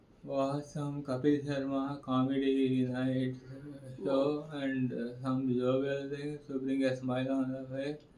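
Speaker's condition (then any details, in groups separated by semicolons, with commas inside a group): Parkinson's; speech deteriorating, chewing difficult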